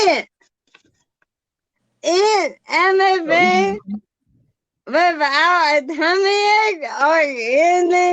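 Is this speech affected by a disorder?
Yes: bulbar ALS; bulbar onset, affecting throat area; losing ability to speak.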